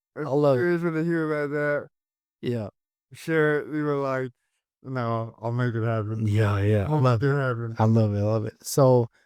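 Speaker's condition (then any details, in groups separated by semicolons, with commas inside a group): Cerebral palsy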